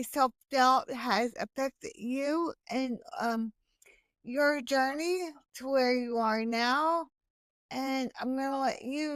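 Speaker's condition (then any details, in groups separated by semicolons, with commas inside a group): Hemiplegic cerebral palsy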